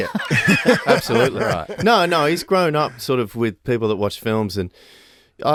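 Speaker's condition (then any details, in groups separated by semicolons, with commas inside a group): No condition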